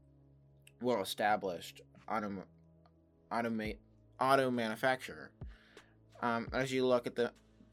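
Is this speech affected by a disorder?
No.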